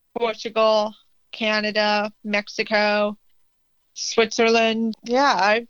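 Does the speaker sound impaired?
Yes: Usher syndrome, profoundly deaf; type 1, rare genetic, born profoundly deaf, two cochlear implants, retinitis pigmentosa, balance affected; progressive eyesight loss, under five degrees field vision, night blind, implants worn daily, removed swimming; cochlear implants allow hearing and talking.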